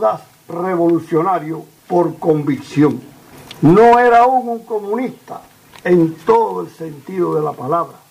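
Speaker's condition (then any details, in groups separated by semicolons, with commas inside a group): No condition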